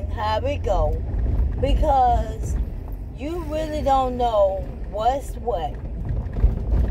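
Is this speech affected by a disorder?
Yes: ALS.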